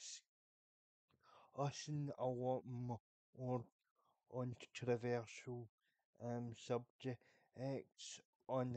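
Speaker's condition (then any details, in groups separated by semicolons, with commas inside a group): Cerebral palsy; unable to walk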